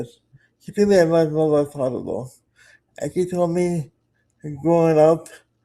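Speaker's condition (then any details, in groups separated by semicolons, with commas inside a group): Cerebral palsy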